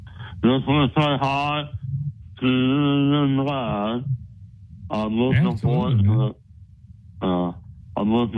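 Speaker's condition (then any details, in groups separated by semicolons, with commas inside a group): Myasthenia; recent treatment; strongly affects speech, currently struggling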